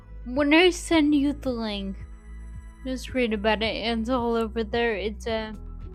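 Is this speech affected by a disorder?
Yes: Friedreich's ataxia.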